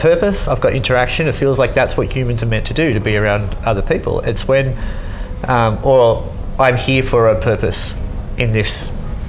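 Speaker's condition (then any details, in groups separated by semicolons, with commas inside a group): Cleft lip and palate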